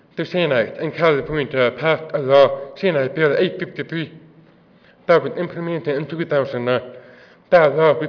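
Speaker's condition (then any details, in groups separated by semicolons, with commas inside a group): Deafness; offers to repeat if not understood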